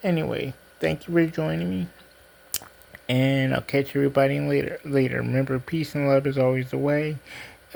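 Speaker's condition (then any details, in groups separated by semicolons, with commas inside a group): Cerebral palsy; diplegia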